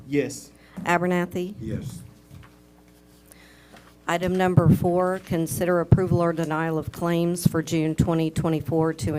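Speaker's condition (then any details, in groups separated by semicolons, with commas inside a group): No condition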